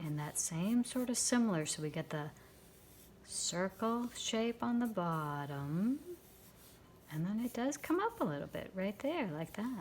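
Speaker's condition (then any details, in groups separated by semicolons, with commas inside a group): No condition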